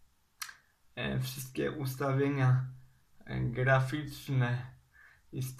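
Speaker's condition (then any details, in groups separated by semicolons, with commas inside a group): Cerebral palsy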